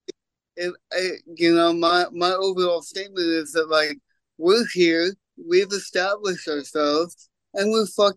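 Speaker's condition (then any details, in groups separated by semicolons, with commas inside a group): Cerebral palsy; congenital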